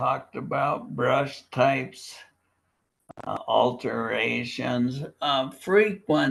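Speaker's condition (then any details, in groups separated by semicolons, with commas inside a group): Primary lateral sclerosis, bulbar onset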